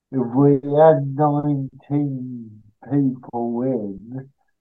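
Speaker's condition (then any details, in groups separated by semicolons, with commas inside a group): Cerebral palsy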